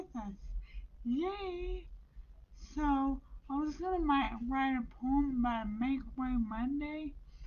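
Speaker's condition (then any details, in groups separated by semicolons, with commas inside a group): Brain injury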